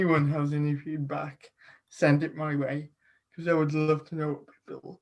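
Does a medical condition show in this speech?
Yes: cerebral palsy.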